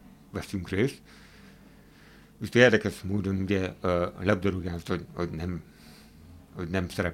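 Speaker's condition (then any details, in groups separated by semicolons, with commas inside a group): Hearing impairment, hard of hearing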